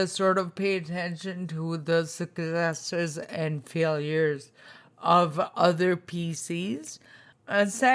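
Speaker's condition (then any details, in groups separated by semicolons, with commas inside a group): Spinocerebellar ataxia type 2, SCA2; tongue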